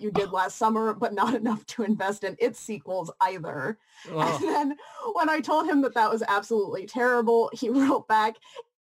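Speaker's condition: No condition

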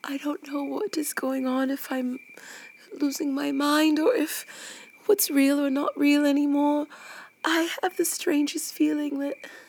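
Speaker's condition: No condition

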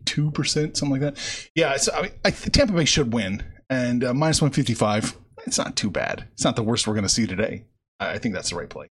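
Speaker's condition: No condition

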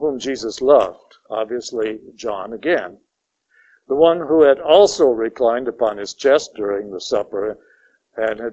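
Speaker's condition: No condition

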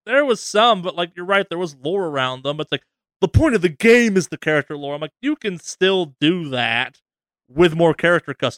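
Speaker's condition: No condition

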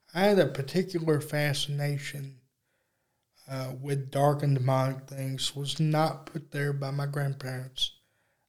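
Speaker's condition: Cerebral palsy; unable to walk

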